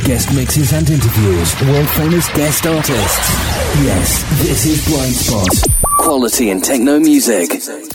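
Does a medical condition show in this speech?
No.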